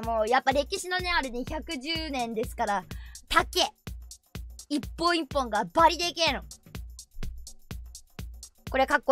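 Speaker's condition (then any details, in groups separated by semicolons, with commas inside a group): No condition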